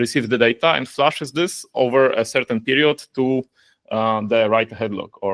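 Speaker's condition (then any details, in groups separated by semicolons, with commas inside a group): No condition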